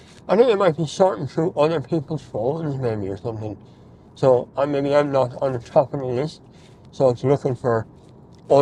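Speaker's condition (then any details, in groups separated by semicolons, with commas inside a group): Mouth cancer surgery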